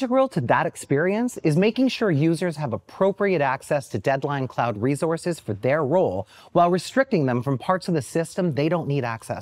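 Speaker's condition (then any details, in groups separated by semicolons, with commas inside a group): No condition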